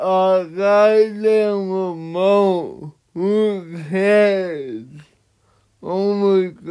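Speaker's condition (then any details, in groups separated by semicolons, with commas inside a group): Cerebral palsy; one hand affected; atypical speech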